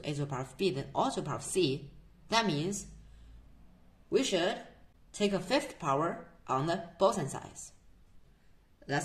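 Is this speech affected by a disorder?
No.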